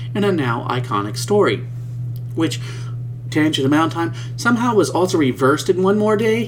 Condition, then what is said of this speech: None; typical speech.